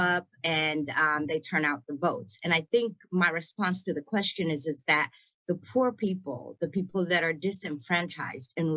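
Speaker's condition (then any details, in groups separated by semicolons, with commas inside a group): No condition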